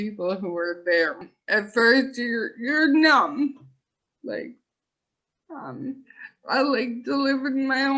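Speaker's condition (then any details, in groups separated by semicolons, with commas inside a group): ALS; speech affected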